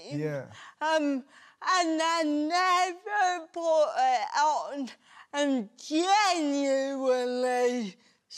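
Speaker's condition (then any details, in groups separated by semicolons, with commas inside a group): Cerebral palsy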